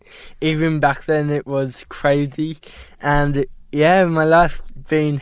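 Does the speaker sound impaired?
Yes: cerebral palsy; diagnosed at 12 months at Westmead Hospital, ski poles hard to place; at diagnosis told may never walk or talk.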